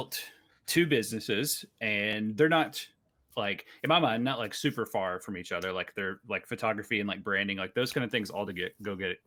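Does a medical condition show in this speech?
No.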